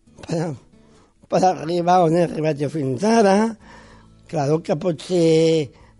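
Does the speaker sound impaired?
Yes: Down syndrome; congenital, born with it.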